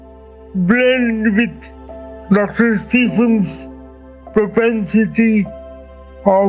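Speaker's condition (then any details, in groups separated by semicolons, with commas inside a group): Cerebral palsy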